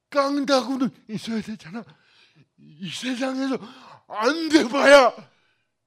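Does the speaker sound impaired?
Yes: cerebral palsy; cervical spine c2 to c7 damaged, two surgeries upcoming, not curative, may need reoperation, worsening.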